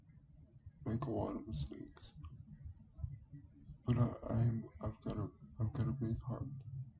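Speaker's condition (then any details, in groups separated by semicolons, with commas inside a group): Cerebral palsy; wheelchair user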